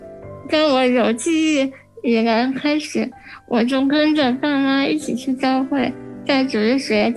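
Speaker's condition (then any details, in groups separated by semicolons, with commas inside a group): Spinal muscular atrophy; genetic motor neuron disease from birth, most severe type, never stood, not expected to survive adulthood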